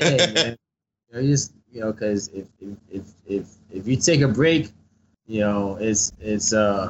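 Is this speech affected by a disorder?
Yes: stutter; acquired stutter after combat traumatic brain injury, memory loss, selective hearing, Shepherd Center TBI program; mild speech impediment with stuttering, loses train of thought mid-sentence; here repeated words.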